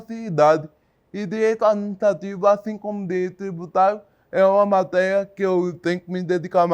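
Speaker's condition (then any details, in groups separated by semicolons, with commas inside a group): Cerebral palsy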